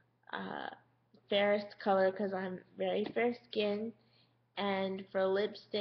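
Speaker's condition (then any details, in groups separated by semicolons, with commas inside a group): Cerebral palsy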